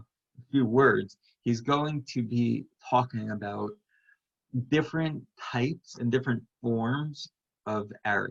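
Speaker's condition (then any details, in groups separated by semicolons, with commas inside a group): No condition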